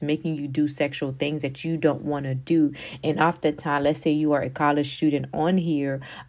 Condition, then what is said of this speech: None; typical speech.